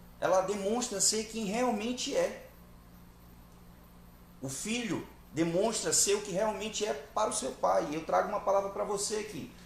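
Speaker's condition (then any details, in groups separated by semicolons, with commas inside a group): No condition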